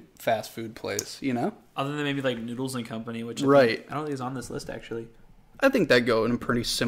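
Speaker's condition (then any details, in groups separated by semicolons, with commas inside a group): No condition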